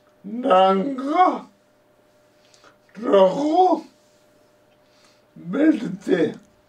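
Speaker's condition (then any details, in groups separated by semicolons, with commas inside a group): Traumatic brain injury; road traffic accident, quadriplegia, profound bilateral deafness; in speech therapy; r errors, low loud dull voice, short duration, word-finding difficulty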